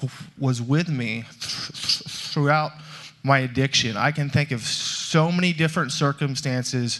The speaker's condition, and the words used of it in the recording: Stuttering. And I think the stuttering is almost a gift that shows your humility and draws people in, and he's got you doing this.